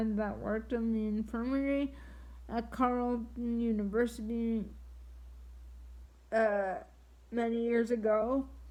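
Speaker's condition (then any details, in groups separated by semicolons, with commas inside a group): Triplegic cerebral palsy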